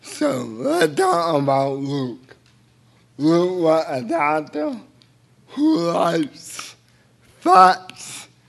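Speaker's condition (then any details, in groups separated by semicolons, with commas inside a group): Cerebral palsy; speech a little unclear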